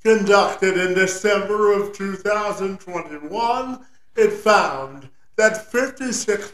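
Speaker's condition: Spastic quadriplegic cerebral palsy; from birth

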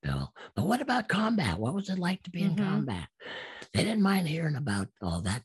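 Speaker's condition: Absent vocal cords; speech therapist saw no hope

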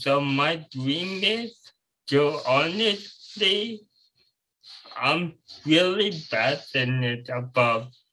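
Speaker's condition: Cerebral palsy

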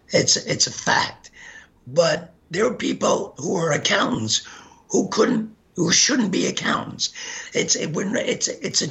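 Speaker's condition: Gunshot injury to voice box; shot 15 times, face bullet ripped esophagus, hit spine, lodged 3 mm by carotid

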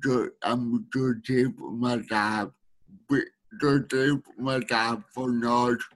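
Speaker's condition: Speech needing a translator

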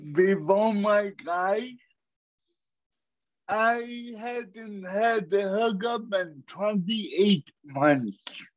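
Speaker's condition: Cerebral palsy; cerebral palsy from birth, 37 years with condition

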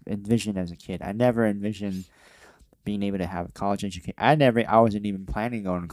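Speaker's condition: Cleft lip and palate

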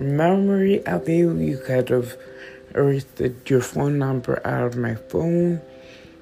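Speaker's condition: Stroke with stutter; cannot move, hands not working, constant pain, physical therapy, not sleeping, caregiver Miss Priest gives medicines, meals; stutter now, linked by speaker to not sleeping

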